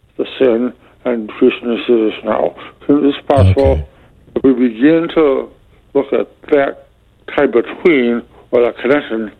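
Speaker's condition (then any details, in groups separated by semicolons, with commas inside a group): Speech impediment due to Abilify; medication-induced speech impediment, caused by Abilify; effort needed to be understood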